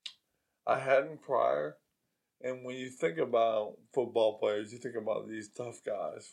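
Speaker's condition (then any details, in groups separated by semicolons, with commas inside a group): ALS; progressive weakness, reduced athletic performance before diagnosis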